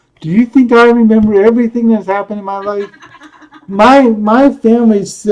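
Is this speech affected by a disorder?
Yes: cerebral palsy; speaks coherently.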